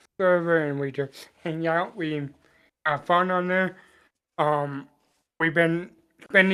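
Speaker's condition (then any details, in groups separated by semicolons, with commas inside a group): Cerebral palsy; muscle disability, neuropathy affecting hearing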